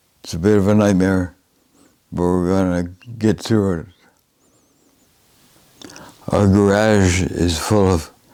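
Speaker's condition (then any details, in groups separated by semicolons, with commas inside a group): Advanced Parkinson's disease, severe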